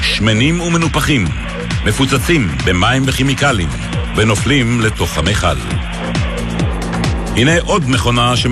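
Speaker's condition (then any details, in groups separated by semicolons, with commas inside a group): No condition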